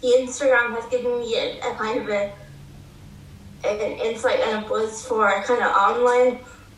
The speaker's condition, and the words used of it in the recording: Cerebral palsy. Can shout and roar at people. It's great to have such a strong voice.